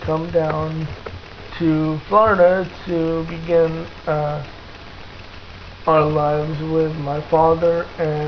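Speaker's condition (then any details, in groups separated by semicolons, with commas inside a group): Cerebral palsy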